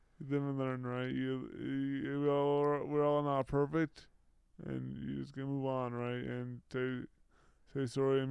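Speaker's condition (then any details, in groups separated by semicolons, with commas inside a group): Brain injury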